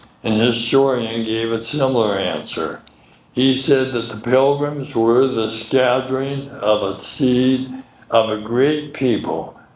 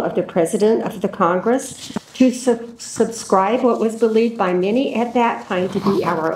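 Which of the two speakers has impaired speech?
The first: medical condition affecting speech.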